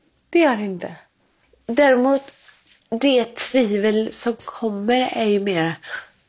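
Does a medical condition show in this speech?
Yes: cerebral palsy; born without heartbeat.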